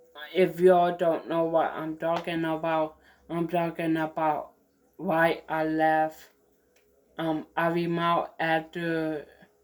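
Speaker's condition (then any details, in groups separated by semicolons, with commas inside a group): Mild cerebral palsy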